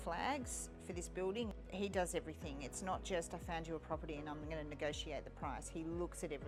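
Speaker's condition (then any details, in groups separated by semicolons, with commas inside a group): No condition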